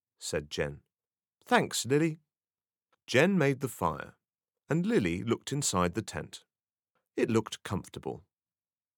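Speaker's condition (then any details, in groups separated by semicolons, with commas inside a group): No condition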